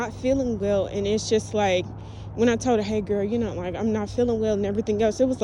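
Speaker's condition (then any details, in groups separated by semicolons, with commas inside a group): No condition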